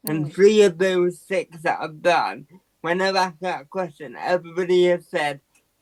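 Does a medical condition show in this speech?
Yes: quadriplegic cerebral palsy.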